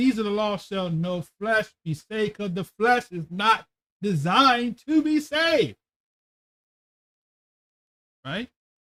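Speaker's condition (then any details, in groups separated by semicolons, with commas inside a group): No condition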